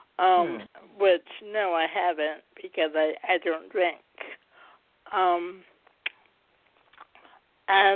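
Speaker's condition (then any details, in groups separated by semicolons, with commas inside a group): Cerebral palsy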